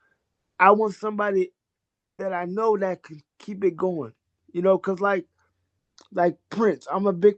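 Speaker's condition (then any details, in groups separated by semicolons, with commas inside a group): Cerebral palsy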